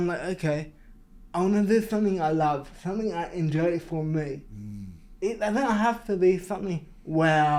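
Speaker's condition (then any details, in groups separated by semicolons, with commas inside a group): Cerebral palsy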